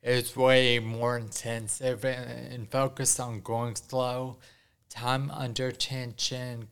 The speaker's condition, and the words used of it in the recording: Ataxia. And now, I mean, I know you think that you have a slight speech impediment.